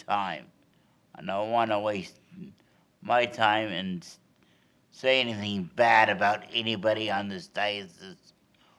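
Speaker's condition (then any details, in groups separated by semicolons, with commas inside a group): Cerebral palsy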